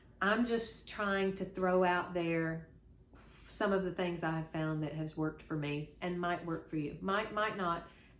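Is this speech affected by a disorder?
No.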